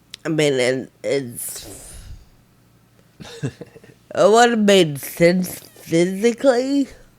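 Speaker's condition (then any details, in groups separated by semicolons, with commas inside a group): Friedreich ataxia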